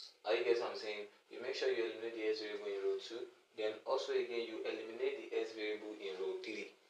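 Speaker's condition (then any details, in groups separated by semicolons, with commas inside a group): No condition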